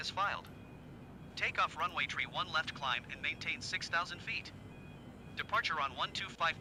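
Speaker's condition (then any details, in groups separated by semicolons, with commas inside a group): No condition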